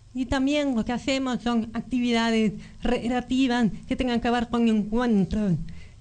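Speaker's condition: Profound congenital deafness; both ears from birth, detected about 15 months, lifelong hearing aids, bilateral cochlear implants, first at age 27; speech learned by lipreading and early reading, about 1.5 years rehabilitation to access words by ear

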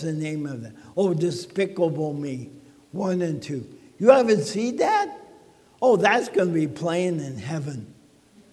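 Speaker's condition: ALS; talking funny

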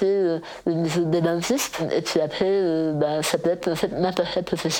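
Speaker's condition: Total glossectomy; eats everything perfectly again

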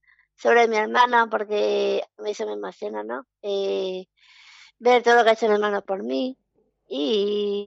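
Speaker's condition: Down syndrome; interviewed by telephone

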